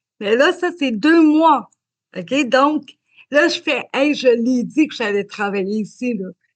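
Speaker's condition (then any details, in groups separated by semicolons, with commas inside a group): Cerebral palsy; spastic diplegic, from birth, many operations, walks with crutches; learning to speak was challenging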